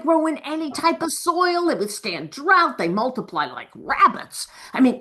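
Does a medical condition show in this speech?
No.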